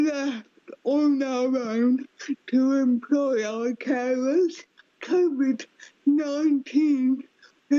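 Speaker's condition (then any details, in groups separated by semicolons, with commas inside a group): Cerebral palsy; affects speech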